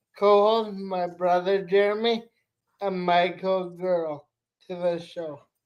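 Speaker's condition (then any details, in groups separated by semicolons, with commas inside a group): Cerebral palsy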